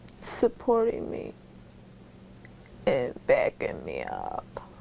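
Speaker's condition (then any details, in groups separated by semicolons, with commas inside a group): Multiple sclerosis; one hand affected; onset two years ago, aggressive fast progression, unable to work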